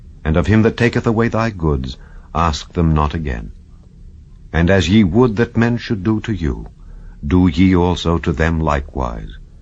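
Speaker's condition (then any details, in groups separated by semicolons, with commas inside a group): No condition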